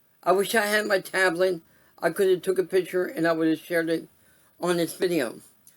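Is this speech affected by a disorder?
Yes: cerebral palsy; voice sound affected.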